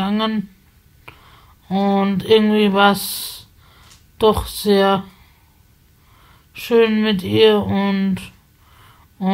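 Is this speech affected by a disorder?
Yes: spasticity from birth; multiple sclerosis.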